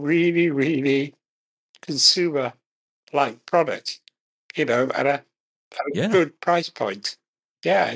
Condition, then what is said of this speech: Muscular dystrophy. But that's two words less that I have to enunciate.